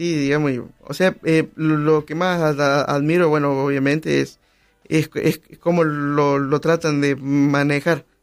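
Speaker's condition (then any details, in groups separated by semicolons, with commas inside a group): Stuttering; stuttering (disfluency) since childhood, remembered from about age 6; stutter still present, recognizable when speaking; stutter absent when singing, singing calms and helps forget it; repeated sounds, repeated words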